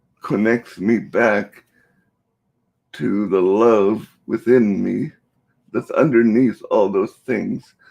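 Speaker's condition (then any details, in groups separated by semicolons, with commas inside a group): Cerebral palsy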